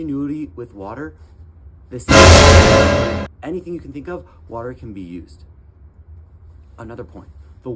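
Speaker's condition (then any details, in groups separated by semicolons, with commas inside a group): No condition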